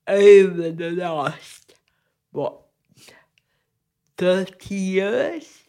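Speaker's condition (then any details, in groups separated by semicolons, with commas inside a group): Cerebral palsy; from birth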